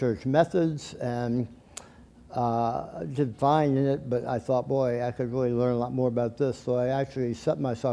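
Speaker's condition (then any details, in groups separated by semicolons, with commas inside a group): Tongue cancer surgery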